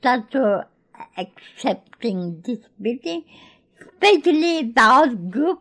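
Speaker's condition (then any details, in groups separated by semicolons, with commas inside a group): Cerebral palsy; cerebral palsy since birth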